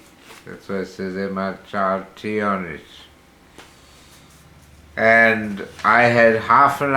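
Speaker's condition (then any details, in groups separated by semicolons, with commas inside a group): Slurred speech from poisoning; hypersalivation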